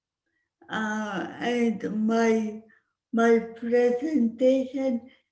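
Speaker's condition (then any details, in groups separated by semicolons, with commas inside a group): Cerebral palsy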